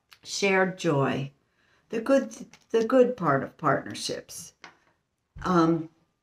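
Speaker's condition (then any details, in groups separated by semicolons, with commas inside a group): No condition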